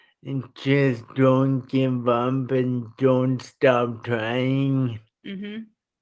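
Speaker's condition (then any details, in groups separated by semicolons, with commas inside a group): Traumatic brain injury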